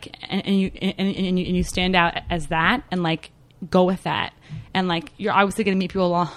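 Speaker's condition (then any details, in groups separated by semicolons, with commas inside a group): Stuttering; had stuttering therapy; openly discloses stuttering in job interviews; sometimes fluent when disclosing, slows down to explain stuttering to listeners; repeated sounds, repeated words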